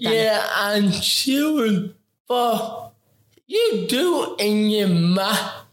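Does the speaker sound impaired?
Yes: ataxic cerebral palsy; affects talking, taken very slow, talks word for word.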